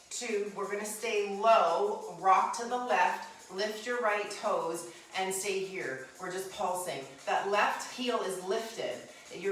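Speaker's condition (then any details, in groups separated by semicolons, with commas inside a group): No condition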